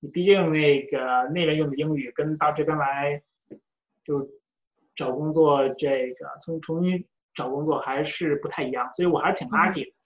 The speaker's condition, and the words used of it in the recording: Stuttering. 我讲中文的时候没有我说英文那么口吃